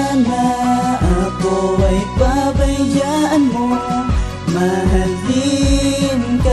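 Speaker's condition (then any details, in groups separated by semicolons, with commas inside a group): No condition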